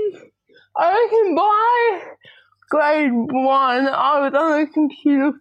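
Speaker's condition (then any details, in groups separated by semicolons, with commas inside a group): Cerebral palsy, spastic diplegia; both legs affected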